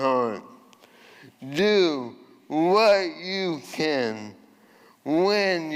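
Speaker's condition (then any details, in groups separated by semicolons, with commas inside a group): ALS; voice changed from earlier resonant voice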